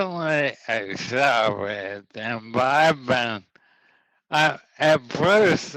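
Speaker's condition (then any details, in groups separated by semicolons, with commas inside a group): ALS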